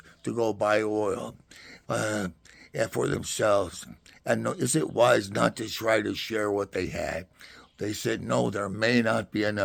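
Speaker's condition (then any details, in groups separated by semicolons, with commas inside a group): Parkinson's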